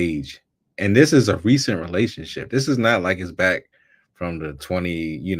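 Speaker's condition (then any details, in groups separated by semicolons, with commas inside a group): No condition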